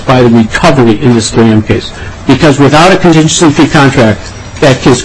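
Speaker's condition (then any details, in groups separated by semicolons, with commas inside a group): No condition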